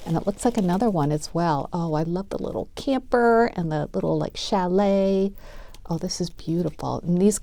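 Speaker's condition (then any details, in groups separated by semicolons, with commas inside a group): No condition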